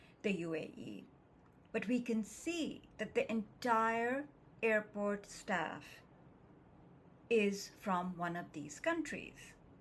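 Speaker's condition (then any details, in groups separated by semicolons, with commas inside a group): No condition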